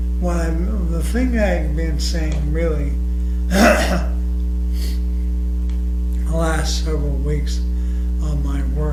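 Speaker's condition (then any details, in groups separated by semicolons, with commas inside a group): ALS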